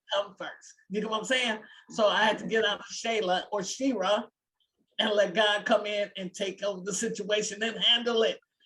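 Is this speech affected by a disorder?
No.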